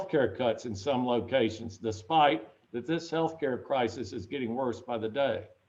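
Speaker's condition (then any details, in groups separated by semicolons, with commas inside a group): No condition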